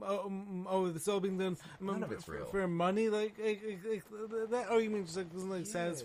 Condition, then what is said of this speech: Stuttering. So if any of you guys have any issues when it comes to my speech issues, my stammering and stuttering, you guys are going to have to deal with it because both of us are cool with that.